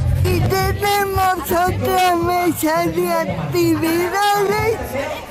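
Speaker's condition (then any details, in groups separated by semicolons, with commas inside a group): Cerebral palsy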